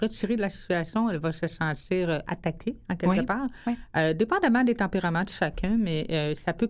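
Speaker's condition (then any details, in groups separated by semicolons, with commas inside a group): Hearing loss since birth; expresses herself very well, worked very hard for it, also speaks English well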